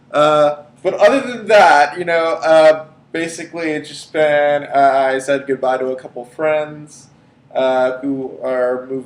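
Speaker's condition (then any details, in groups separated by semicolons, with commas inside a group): No condition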